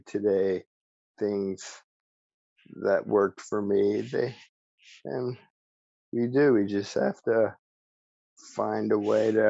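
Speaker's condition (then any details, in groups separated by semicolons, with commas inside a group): ALS; speech still preserved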